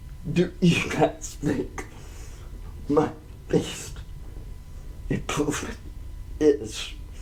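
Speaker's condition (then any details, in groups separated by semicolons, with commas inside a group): Cerebral palsy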